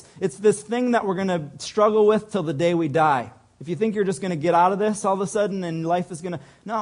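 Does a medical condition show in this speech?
No.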